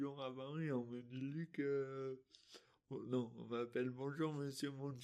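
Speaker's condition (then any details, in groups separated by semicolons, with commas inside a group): Dystonia; affects motor control and speech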